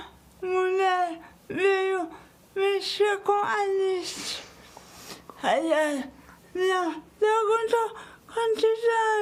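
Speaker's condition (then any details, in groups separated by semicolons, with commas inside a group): Cerebral palsy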